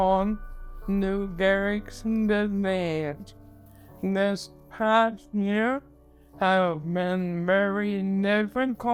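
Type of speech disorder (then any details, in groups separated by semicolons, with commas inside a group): Bulbar dysarthria; bulbar-onset ALS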